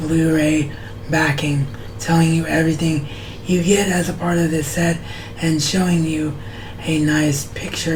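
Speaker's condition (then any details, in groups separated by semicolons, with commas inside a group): Cerebral palsy; wheelchair bound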